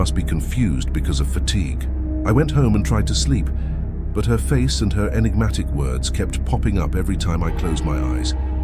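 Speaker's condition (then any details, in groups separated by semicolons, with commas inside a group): No condition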